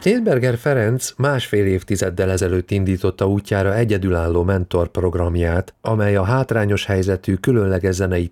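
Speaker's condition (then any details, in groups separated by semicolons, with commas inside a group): No condition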